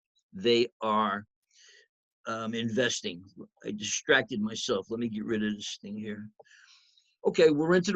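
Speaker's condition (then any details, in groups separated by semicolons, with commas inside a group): No condition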